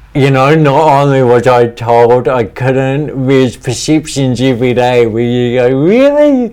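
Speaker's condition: Cerebral palsy; speech impediment, talks funny

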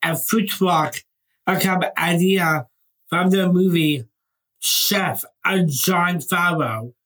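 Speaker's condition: Down syndrome; young adult man

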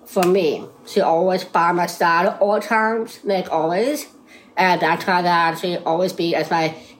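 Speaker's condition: Down syndrome; congenital

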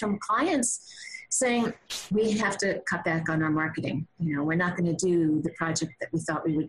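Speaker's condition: No condition

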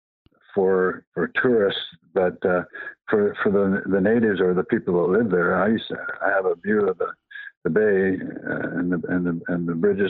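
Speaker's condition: Parkinson's disease

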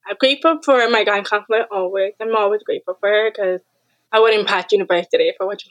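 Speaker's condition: Deafness; acquired deafness, onset age four, caused by accident; speech affected in childhood, could not speak after deafness, bullied over speech

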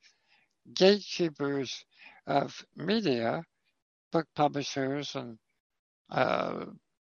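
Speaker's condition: Spinal muscular atrophy type 2; congenital, never walked or stood, lifelong wheelchair user, could not type or use computer fast enough

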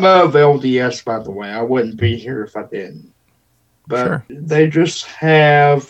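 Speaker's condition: Cerebral palsy; wheelchair user

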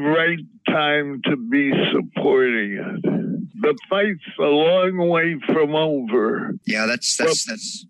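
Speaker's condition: Parkinson's disease; medical cannabis for Parkinson's symptoms

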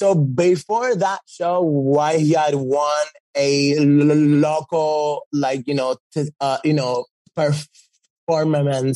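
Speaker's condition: Stutter; fluent when singing; stutter goes away when singing; repeated sounds, blocks

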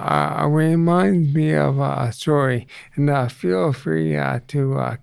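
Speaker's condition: ALS; reduced ability to get around

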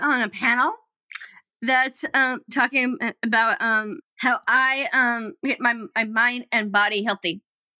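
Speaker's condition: Down syndrome; developmental disability

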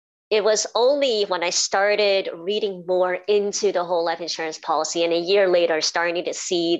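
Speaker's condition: Cleft palate and cleft lip; speech described as very clear after speech therapy

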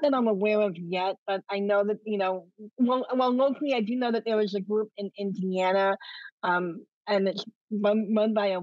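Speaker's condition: Cleft lip and palate; adult

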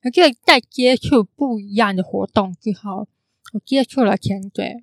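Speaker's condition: Congenital hearing impairment; can sound sing-song

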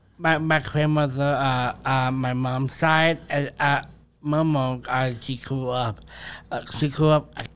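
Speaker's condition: Down syndrome; extra 21st chromosome

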